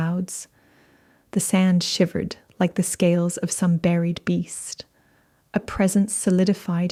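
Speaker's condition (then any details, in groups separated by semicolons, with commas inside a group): No condition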